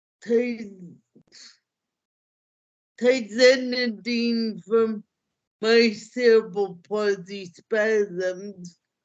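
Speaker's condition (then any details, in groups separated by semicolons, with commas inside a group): Cerebral palsy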